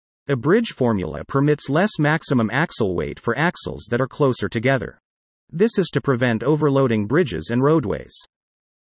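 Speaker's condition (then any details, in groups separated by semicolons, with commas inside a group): No condition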